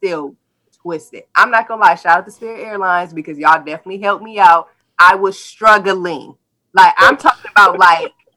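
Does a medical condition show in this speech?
No.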